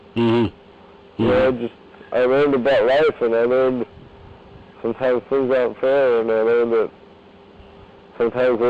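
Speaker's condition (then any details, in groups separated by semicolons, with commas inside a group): Cerebral palsy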